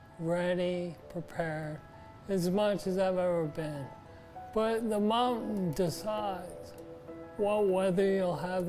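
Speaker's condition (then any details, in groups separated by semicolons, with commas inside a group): Parkinson's disease; strong voice, sings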